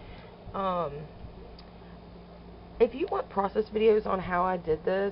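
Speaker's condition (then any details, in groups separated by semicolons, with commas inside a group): No condition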